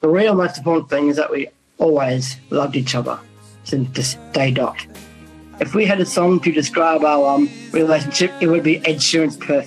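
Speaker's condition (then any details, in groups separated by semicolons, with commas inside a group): Down syndrome; present since early childhood, now adult aged 36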